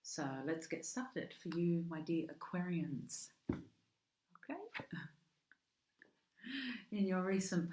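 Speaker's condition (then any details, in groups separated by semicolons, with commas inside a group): No condition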